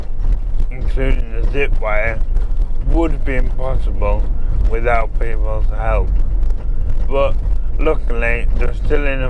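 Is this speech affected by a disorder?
Yes: MND; synthetic voice from banked voice.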